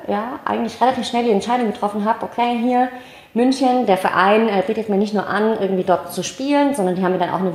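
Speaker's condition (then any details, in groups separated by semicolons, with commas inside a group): Cleft palate, mild; small speech impediment, audible to listeners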